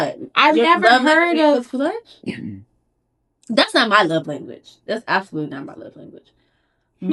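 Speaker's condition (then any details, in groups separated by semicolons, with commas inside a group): No condition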